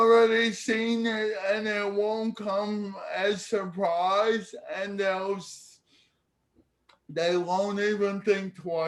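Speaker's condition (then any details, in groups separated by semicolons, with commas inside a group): Cerebral palsy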